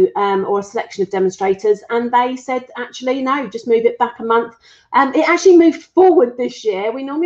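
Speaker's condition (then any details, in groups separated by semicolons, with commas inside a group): No condition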